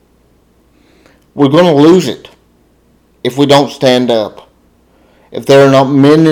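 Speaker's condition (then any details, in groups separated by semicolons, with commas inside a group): Cerebral palsy, spastic diplegia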